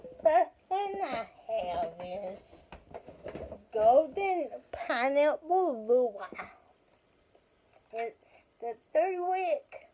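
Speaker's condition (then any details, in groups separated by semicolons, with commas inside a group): Cerebral palsy; speech affected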